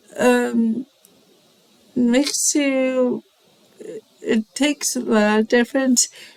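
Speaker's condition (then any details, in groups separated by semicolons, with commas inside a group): Cerebral palsy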